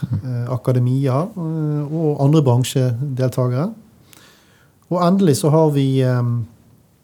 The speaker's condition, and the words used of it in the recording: No condition.